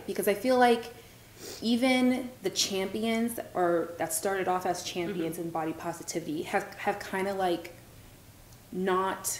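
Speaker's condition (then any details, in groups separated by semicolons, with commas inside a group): No condition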